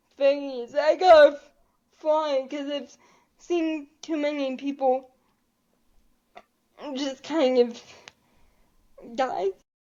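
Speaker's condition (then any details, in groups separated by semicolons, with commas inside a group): Cerebral palsy; able to articulate and speak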